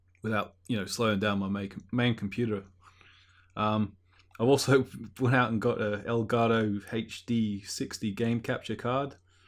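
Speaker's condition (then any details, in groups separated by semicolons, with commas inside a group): No condition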